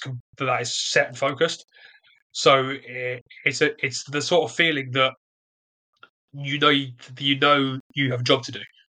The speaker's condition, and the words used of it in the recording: Stuttering. Even speaking to you now, obviously I have a stutter, but I'm trying to ignore the fact that I'm making those